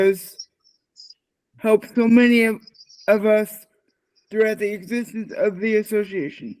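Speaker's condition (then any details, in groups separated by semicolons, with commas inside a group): Cerebral palsy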